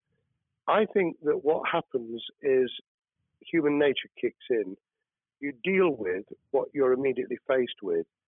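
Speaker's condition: No condition

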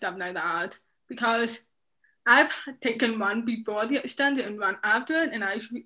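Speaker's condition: Deafness, profound, severe; left cochlear implant processor, right hearing aid, FM system, lip reads, masks hinder lip reading

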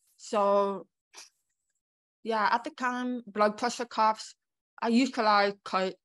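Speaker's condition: Born deaf; congenital deafness

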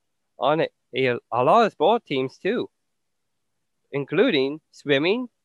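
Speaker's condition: Down syndrome; communicates very clearly per host, experienced giving many speeches

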